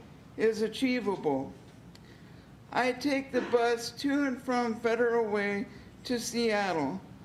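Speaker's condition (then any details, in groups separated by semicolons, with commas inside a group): Cerebral palsy; physical limitations; has worked on speaking skills, more confident speaking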